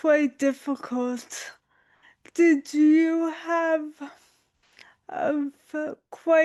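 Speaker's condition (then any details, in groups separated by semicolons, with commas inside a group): Dystonia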